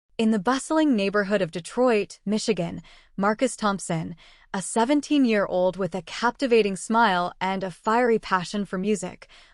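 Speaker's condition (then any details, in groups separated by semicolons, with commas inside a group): No condition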